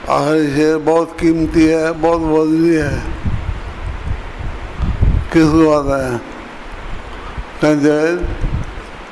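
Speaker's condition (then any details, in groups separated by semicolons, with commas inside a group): Difficulty speaking; self-reported difficulty speaking, keeps remarks brief, asks listeners to infer much from little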